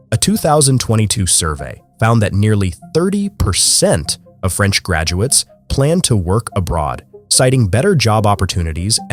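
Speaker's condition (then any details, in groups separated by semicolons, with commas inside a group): No condition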